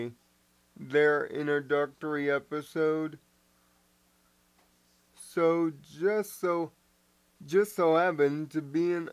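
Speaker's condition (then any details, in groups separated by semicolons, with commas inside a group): Cerebral palsy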